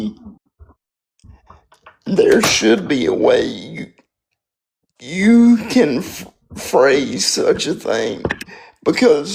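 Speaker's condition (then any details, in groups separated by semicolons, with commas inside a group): Spastic quadriplegic cerebral palsy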